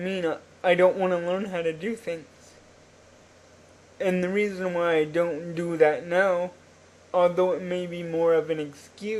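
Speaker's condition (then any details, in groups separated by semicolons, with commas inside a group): Cerebral palsy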